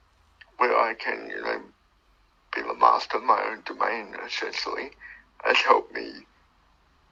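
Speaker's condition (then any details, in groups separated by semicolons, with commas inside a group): Cerebral palsy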